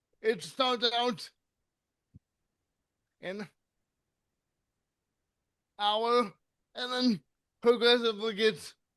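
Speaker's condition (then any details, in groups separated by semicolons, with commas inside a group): Cerebral palsy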